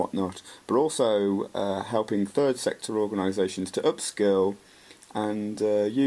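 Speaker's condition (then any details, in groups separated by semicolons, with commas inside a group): No condition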